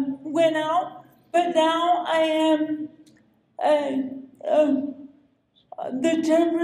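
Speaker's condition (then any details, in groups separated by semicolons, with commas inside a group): Cerebral palsy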